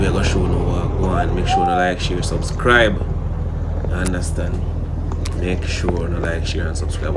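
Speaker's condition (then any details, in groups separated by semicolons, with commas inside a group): No condition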